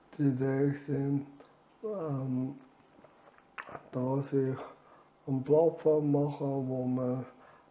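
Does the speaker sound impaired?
Yes: ALS; diagnosed at age 43, handwriting failed early, uses computer aids with mouse; reduced air makes talking effortful.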